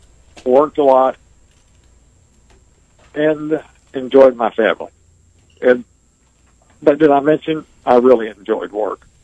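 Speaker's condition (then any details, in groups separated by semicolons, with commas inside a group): ALS; diagnosed nearly 20 years ago, initially given 2 to 5 years to live; on a ventilator; pauses along the way while speaking due to ventilator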